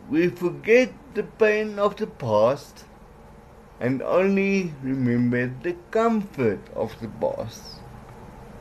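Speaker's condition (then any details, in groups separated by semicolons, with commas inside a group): Cerebral palsy; some words unclear, certain letters flat, trouble formulating words, worse when mouth tires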